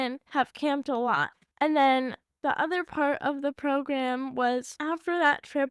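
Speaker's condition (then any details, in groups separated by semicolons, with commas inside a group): Cerebral palsy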